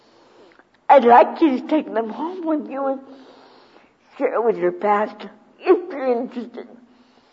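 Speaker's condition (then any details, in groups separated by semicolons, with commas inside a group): Cerebral palsy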